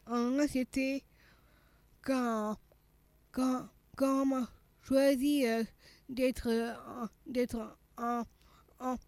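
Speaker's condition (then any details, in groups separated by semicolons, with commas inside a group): Down syndrome (trisomy 21); age 39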